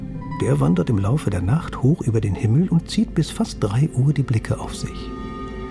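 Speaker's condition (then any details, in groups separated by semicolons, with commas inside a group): No condition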